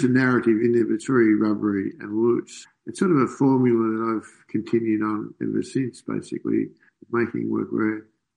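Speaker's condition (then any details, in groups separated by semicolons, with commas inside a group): Parkinson's disease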